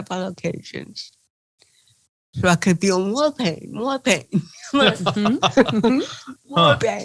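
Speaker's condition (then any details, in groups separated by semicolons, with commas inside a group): Cerebral palsy; since birth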